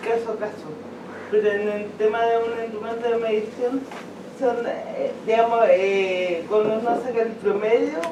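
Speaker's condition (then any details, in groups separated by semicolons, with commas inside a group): Cerebral palsy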